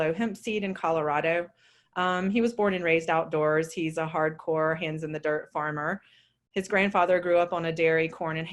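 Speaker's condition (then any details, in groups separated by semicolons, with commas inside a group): No condition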